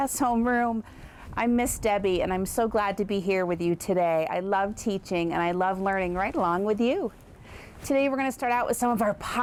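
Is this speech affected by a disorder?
No.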